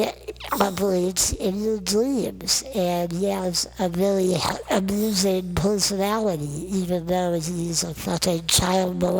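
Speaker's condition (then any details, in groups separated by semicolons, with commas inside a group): Non-progressive muscular dystrophy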